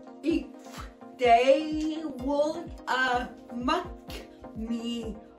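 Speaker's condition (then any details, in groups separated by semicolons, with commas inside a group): Speech apraxia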